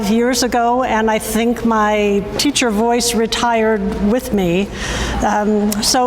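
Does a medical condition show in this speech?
No.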